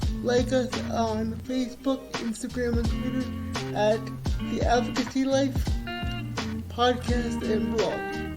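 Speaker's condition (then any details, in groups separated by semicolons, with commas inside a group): Cerebral palsy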